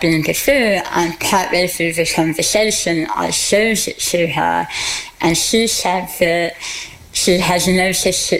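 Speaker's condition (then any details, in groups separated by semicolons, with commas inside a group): Tongue removal after cancer; squamous cell carcinoma of tongue diagnosed at 26, most of tongue surgically removed; bespoke silicone prosthetic tongue from Guy's and St Thomas' NHS trust, therapist Carolyn Doughty; speech problems after treatment, used speech assistance technology on calls, prosthesis makes speaking easier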